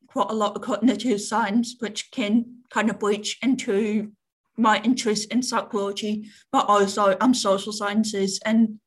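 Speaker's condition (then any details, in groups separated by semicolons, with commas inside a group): Deafness; cochlear implant with audio cable for Zoom and team meetings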